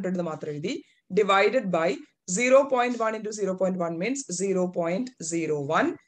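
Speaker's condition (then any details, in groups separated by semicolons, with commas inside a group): No condition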